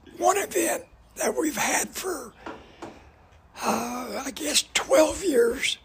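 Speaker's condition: Voice damage from cancer; ongoing cancer fight

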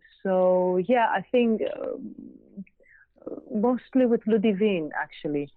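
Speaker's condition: No condition

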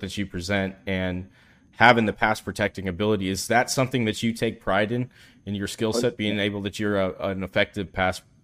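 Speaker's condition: No condition

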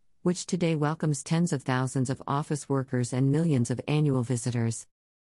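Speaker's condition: No condition

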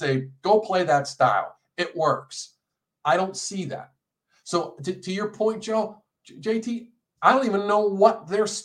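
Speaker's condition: No condition

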